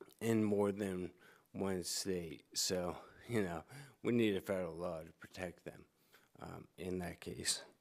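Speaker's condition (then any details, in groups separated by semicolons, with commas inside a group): ALS; diaphragm weakening, voice may be hard to hear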